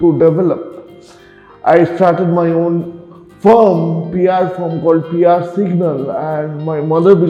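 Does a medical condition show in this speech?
Yes: cerebral palsy; from birth, premature, 70 percent movement restriction, four surgeries.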